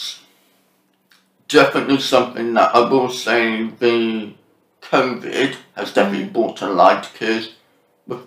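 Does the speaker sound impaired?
Yes: profound deafness with cochlear implants, born profoundly deaf, cochlear implants; speaks fairly clearly after smooth speech therapy, speech not always this clear.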